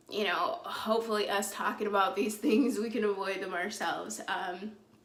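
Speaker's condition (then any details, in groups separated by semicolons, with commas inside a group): No condition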